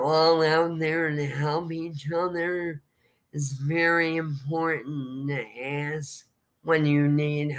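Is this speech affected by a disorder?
Yes: ALS.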